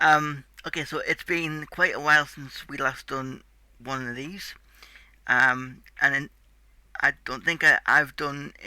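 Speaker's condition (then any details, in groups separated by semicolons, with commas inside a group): Cerebral palsy; tight muscles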